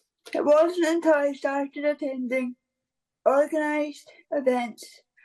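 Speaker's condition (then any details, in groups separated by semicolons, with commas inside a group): Cerebral palsy; present from birth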